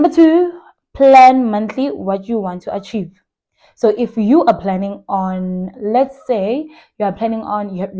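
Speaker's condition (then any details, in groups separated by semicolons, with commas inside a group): No condition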